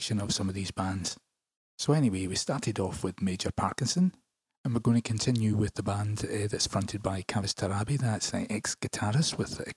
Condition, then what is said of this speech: None; typical speech.